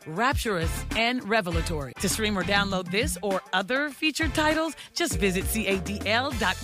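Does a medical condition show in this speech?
No.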